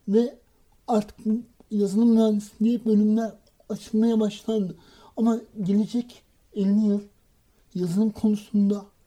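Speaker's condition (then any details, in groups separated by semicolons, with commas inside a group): Cerebral palsy; school speech difficulty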